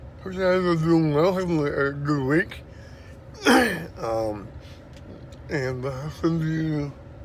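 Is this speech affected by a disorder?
Yes: dystonia.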